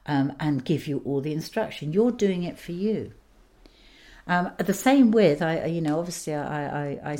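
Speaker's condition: No condition

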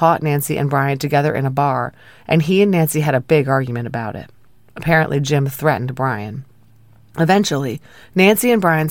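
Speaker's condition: No condition

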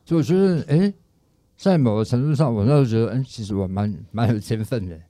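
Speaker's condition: Tongue cancer, stage 4 tongue cancer and parotid cancer; stage four tongue cancer, recovered; daily pronunciation practice after recovery, now speaks clearly, called a miracle by others

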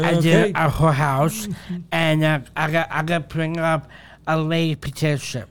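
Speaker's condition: Down syndrome; from birth

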